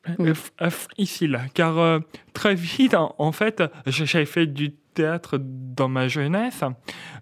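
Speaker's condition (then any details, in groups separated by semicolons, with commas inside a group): Stuttering; stuttering since age 4, first misdiagnosed as Gilles de la Tourette, cause hypothesized as several traumas; repeated sounds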